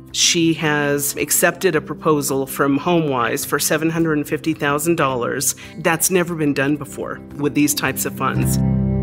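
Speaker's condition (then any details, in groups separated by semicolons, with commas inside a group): No condition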